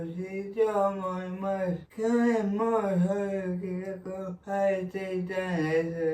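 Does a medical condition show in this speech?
Yes: cerebral palsy; severe, uses a wheelchair.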